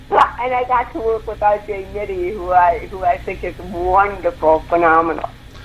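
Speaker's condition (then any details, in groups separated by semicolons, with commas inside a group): Cerebral palsy; involuntary movements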